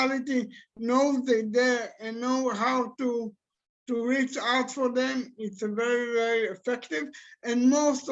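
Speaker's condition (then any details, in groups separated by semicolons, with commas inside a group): Cerebral palsy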